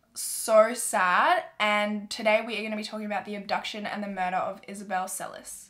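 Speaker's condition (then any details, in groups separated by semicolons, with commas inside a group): No condition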